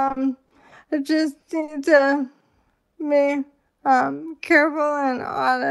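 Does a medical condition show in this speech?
Yes: ALS; slurred speech.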